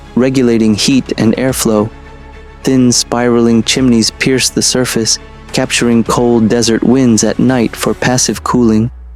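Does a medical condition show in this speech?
No.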